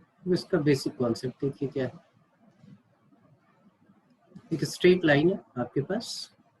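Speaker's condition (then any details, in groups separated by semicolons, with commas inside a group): No condition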